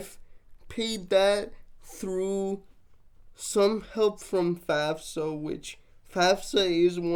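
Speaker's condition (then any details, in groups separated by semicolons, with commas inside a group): Cerebral palsy, mixed, mild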